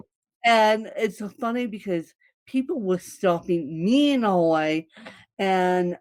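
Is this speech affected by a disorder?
Yes: cerebral palsy, mixed, moderate.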